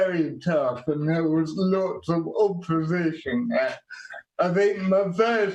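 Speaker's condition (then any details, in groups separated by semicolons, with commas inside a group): Quadriplegic cerebral palsy; quadriplegic form, birth injury; diagnosed at age 2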